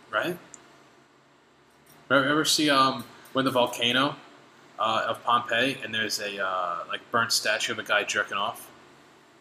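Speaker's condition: No condition

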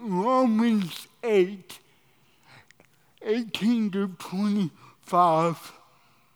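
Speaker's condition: Cerebral palsy; cerebral palsy from birth at St. Edward's (now Mercy Hospital)

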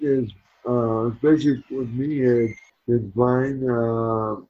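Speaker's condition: Cerebral palsy; spastic, since birth, collapsed lung, born unconscious with cord around neck, wheelchair, strong startle reflex

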